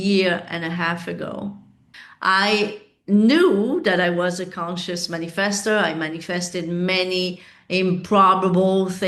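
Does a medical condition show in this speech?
No.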